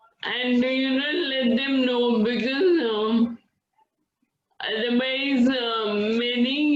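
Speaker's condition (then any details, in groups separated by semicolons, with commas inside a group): Friedreich's ataxia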